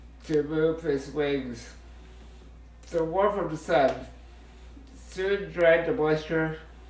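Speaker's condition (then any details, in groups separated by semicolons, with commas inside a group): Muscular dystrophy, Duchenne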